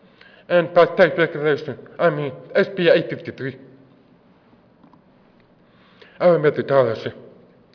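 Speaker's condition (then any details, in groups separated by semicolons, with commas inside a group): Deafness; offers to repeat if not understood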